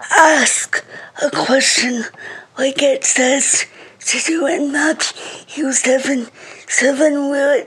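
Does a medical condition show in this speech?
Yes: cerebral palsy; wheelchair user, affects reading, speech and more; uses iPad text-to-speech to read passages aloud; reading very slow.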